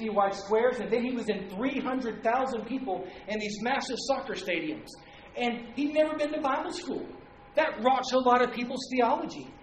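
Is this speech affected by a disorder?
No.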